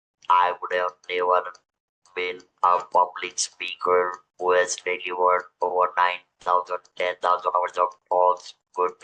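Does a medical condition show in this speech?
Yes: throat cancer, electrolarynx user.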